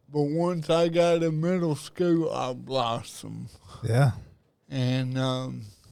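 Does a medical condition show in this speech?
Yes: cerebral palsy; diagnosed at about age two.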